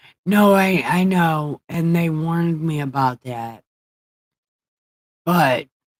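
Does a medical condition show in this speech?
Yes: brain injury; multiple injuries, right side numb including tongue; topic fixation, poor concentration.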